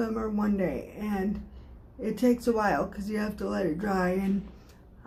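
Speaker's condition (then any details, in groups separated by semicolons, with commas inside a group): Cerebral palsy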